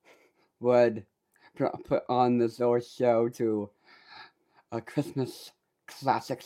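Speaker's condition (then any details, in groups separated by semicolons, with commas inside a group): Down syndrome; able to express self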